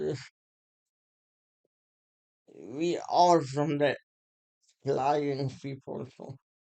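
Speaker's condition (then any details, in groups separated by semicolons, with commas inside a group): Muscular Parkinson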